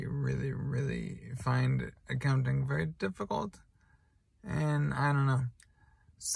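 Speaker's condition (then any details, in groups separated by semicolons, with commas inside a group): Traumatic brain injury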